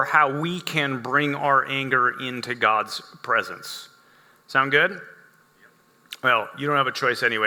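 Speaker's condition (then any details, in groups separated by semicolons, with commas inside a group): No condition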